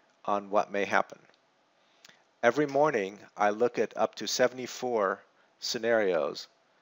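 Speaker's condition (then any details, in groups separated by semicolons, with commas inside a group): No condition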